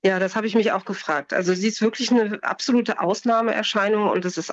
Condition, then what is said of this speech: No condition.